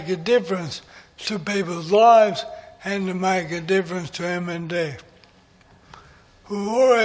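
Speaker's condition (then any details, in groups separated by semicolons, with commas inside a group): MND; voice is going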